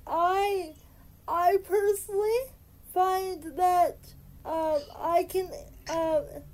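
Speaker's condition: Spastic cerebral palsy; spasticity causes pain

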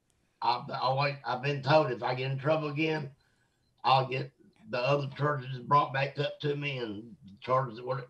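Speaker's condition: Mosaic Down syndrome; from birth, mosaic type identified about age 18, considered high functioning; age 56

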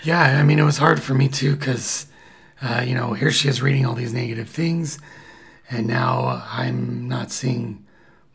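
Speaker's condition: Paralyzed vocal cord; voice sounds different because of paralyzed vocal cord

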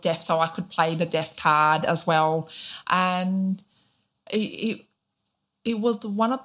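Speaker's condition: Deafness, profound; born deaf

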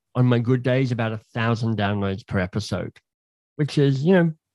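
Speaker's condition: Cleft lip and palate; palate open to nose

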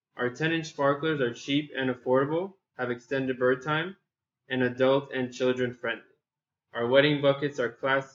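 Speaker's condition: No condition

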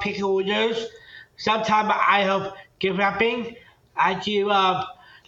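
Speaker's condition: Down syndrome; extra 21st chromosome, intellectual development issues, low muscle tone, intestinal bypass day three, open heart surgery; could not talk early on, used sign language and assisted voice device

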